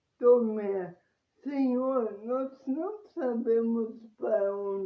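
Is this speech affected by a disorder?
Yes: paralysis.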